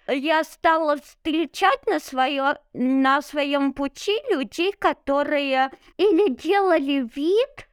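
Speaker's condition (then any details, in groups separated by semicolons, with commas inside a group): Cerebral palsy; no wheelchair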